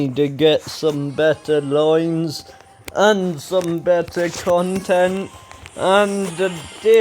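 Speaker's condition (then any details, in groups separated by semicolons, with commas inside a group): Ataxia; speech recently worse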